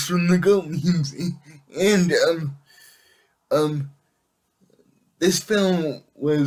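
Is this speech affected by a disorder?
Yes: cerebral palsy; able to speak.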